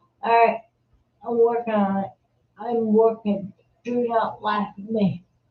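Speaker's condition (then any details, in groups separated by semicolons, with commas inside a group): Multiple sclerosis; secondary progressive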